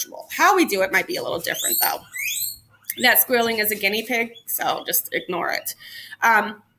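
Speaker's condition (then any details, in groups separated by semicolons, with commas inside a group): No condition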